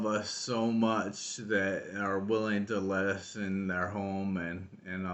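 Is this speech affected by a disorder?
Yes: ALS; very slow voice, slowing a lot.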